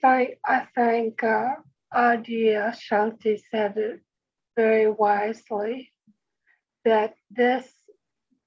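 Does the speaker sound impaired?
Yes: speech impediment; possibly a bit slower than before, needs extra time to speak.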